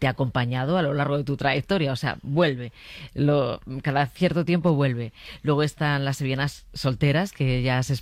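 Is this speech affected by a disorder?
No.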